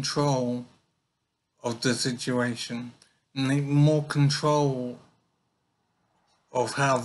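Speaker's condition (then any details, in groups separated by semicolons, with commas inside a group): Brain injury; severe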